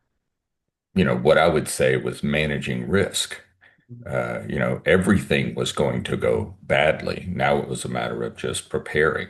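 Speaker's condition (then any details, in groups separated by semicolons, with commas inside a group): No condition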